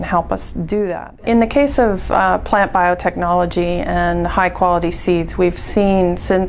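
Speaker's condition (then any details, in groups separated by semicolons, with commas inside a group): No condition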